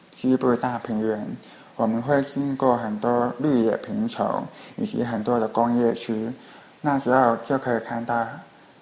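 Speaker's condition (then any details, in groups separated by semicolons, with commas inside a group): Hearing impairment; gets interrupted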